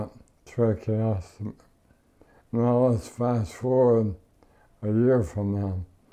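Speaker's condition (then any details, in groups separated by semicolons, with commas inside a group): ALS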